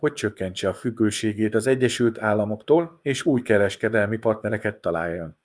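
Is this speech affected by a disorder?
No.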